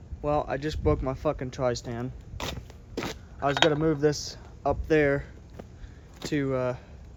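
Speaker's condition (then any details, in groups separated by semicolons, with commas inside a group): No condition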